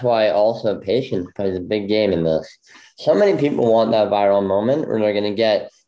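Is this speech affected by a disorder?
Yes: bilateral cleft lip; congenital bilateral.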